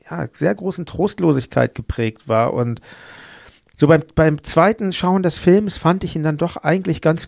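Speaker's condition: No condition

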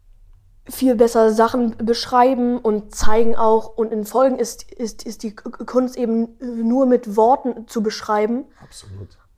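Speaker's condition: Stuttering; 12-year-old boy; stutters a lot in this conversation about stuttering, less on liked topics, slower speech would help; almost never stutters when singing or with melody, stutters rapping without melody, little in own podcast, often fast; repeated words, blocks

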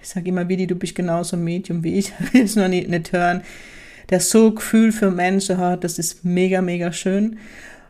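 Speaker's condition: No condition

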